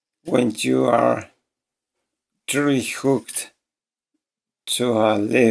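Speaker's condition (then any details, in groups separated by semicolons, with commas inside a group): ALS; voice severely damaged, hard to understand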